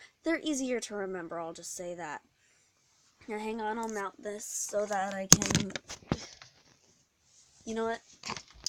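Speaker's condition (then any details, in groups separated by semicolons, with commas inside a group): No condition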